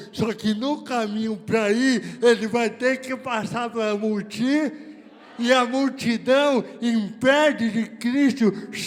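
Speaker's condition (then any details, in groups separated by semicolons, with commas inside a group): Cerebral palsy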